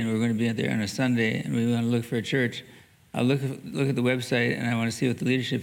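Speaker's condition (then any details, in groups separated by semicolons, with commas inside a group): Parkinson's disease; mild left hand tremor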